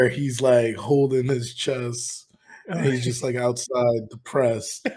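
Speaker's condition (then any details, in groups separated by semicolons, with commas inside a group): No condition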